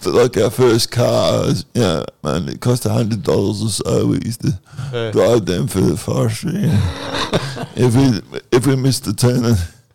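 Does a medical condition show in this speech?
Yes: cerebral palsy.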